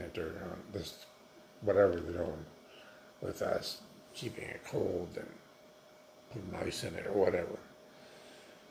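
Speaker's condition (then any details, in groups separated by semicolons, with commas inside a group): Multiple sclerosis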